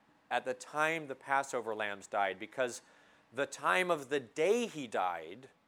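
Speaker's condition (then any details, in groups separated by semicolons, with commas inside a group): No condition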